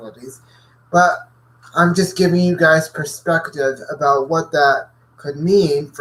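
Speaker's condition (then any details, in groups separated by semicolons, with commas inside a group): Cerebral palsy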